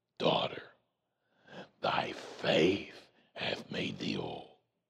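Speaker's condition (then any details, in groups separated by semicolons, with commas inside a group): Voice box removal needed; vocal cord cancer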